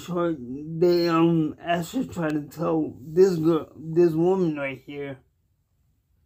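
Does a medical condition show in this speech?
Yes: cerebral palsy; cannot walk, uses wheelchair.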